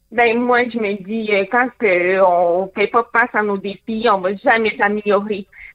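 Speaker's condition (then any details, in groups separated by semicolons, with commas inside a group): Hearing loss with cochlear implant; hard of hearing, born deaf, total silence when implant removed in water, lip reading helps; phone understanding varies by person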